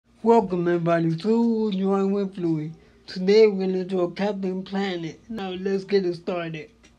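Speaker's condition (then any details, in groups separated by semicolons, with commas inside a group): Cerebral palsy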